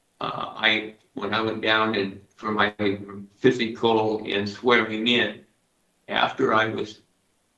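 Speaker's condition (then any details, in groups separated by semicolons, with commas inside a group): Parkinson's disease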